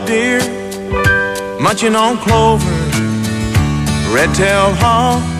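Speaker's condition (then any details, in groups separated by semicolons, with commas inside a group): No condition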